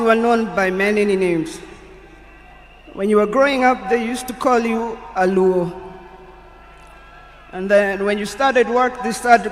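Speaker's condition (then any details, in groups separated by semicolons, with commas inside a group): No condition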